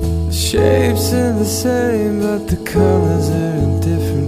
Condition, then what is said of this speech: No condition.